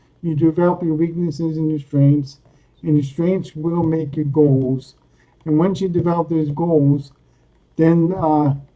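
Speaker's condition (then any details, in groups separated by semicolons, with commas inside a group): Cerebral palsy; speaks coherently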